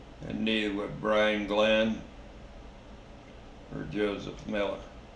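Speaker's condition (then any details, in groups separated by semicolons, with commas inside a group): Traumatic brain injury; slurred speech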